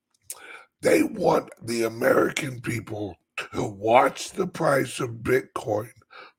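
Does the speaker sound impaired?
Yes: chronic voice problem; about 2 years of dry, stiff voice box, uses CPAP machine; day two of healing, about 10% recovered, throat vibration and clearing returning; constant dry throat, urge to clear throat, stiff voice box loosening, easier when louder.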